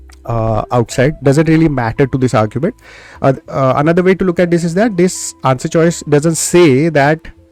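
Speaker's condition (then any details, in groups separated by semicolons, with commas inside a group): No condition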